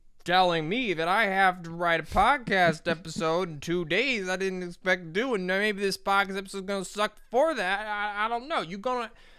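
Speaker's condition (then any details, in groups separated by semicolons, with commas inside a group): No condition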